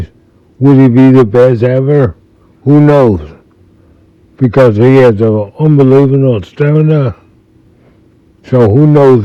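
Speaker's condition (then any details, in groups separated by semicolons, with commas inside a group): Multiple sclerosis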